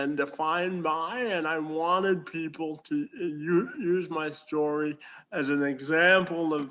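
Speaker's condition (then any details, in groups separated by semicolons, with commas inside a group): Spastic quadriplegic cerebral palsy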